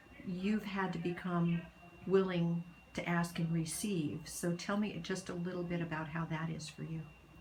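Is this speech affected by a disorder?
No.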